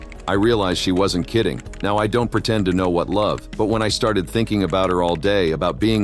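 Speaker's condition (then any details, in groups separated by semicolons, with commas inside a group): No condition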